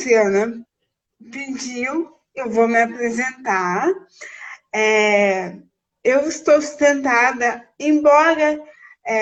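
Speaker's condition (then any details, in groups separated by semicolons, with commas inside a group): Cerebral palsy; from birth, premature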